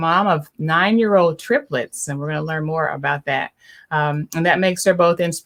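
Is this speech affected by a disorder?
No.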